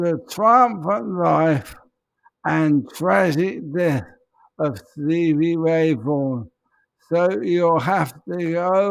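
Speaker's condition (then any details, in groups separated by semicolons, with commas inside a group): ALS; voice may sound peculiar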